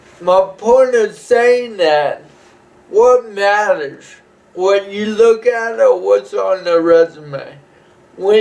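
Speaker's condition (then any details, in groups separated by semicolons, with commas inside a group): Cerebral palsy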